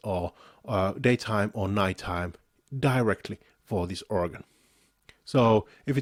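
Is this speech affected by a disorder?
No.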